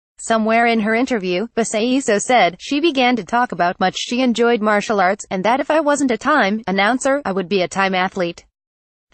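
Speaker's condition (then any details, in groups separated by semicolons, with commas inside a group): No condition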